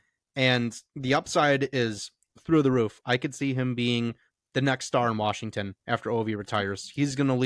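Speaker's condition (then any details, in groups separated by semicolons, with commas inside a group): No condition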